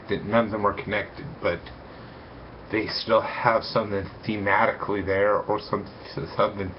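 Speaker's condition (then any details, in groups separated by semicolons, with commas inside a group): No condition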